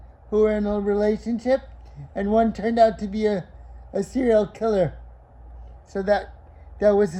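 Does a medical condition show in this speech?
Yes: cerebral palsy.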